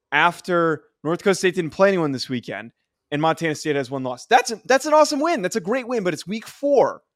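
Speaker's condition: No condition

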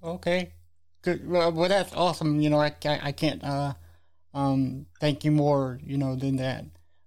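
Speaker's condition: Cerebral palsy; congenital, limited mobility

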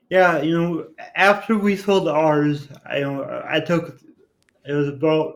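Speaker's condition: Cerebral palsy; from birth complication

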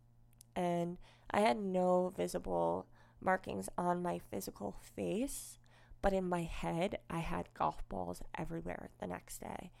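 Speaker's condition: Cleft lip and palate; unilateral left-sided, congenital, nasal passage through lip and palate, lip adhesion at 16 weeks, childhood hospitalizations, dental impressions

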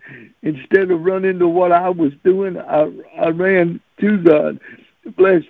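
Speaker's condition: Cerebral palsy; since birth

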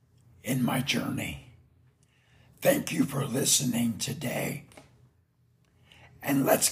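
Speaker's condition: Partial laryngectomy; emergency half voice box removal

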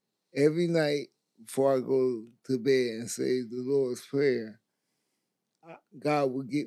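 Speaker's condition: Stroke; persisted after brain surgery

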